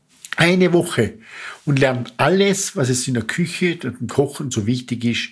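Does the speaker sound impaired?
No.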